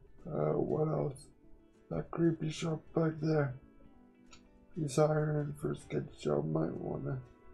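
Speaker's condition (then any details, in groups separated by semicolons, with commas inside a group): Quadriplegic cerebral palsy; uses one hand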